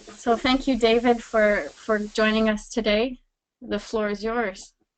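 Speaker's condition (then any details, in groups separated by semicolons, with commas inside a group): No condition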